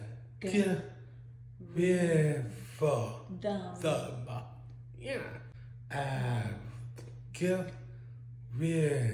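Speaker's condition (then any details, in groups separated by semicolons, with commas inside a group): Traumatic brain injury; Broca's aphasia, apraxia, difficulty repeating words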